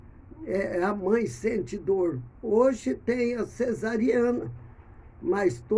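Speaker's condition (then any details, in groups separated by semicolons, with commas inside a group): No condition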